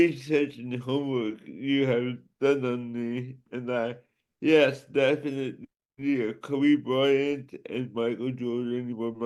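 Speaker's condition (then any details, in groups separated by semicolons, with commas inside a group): Cerebral palsy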